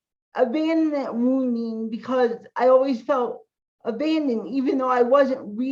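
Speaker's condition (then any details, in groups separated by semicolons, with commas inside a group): Cerebral palsy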